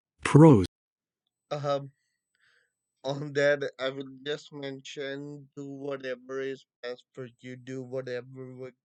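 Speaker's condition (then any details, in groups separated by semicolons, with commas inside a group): Friedreich's ataxia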